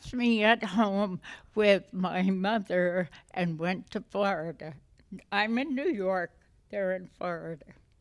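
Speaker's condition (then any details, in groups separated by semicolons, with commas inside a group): Essential tremor; voice affected, may be hard to understand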